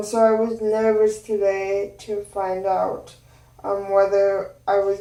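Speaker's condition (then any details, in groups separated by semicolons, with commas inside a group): Cerebral palsy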